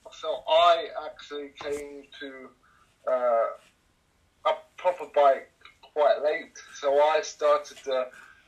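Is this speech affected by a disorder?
Yes: cerebral palsy; cerebral palsy affecting all limbs, C2 para-cycling class, swimming as early physio, trike from age 7-8.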